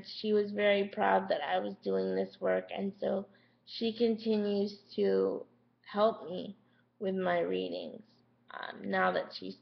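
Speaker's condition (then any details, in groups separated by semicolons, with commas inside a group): Cerebral palsy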